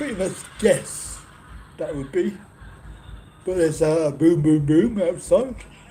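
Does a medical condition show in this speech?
Yes: cerebral palsy; back surgery.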